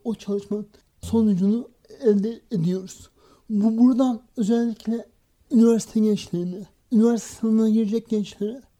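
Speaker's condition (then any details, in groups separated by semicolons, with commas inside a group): Cerebral palsy; unable to write by hand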